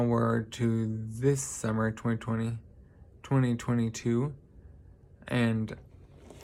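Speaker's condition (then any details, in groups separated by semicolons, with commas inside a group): Traumatic brain injury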